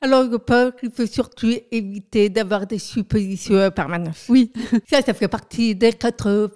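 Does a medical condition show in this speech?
Yes: profound deafness from birth, profound, congenital.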